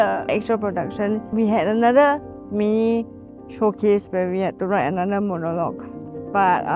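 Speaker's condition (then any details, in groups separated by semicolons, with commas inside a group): Cerebral palsy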